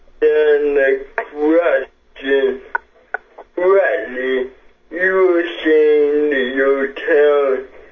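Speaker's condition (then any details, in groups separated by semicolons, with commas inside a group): Cerebral palsy; may be a little difficult to understand, easier with listening time, host offers chat line help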